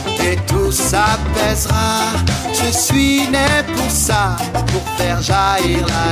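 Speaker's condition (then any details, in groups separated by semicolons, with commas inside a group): No condition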